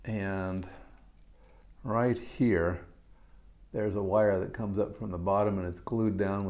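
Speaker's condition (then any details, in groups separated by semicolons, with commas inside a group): No condition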